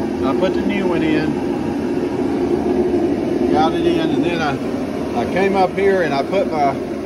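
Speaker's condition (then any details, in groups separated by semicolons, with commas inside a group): No condition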